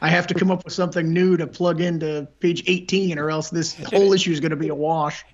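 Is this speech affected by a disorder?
No.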